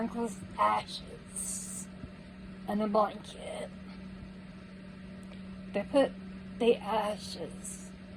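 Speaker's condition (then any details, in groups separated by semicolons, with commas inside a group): Cerebral palsy; needs crutches to walk, no teeth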